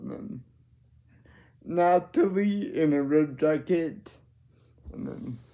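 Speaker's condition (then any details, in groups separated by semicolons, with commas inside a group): Cerebral palsy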